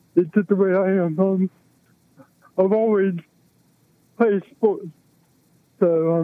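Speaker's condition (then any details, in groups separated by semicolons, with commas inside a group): Cerebral palsy; balance and posture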